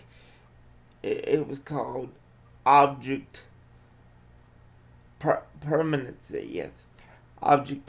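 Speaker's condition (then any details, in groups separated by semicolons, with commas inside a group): Cerebral palsy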